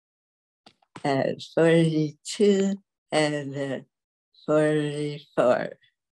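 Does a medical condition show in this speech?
Yes: dystonia; dystonia from age 20, affects walking and speech, right leg kicked left ankle, no cure; several decades since onset, symptoms constant, speaking again after 40 years mute; speech loss began after UCLA, typed needs on typewriter, symptoms when speaking.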